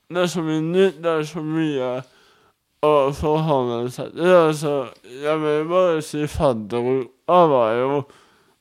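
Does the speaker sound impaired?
Yes: cerebral palsy; wheelchair user, needs personal assistance; speech difficulties, speech challenges.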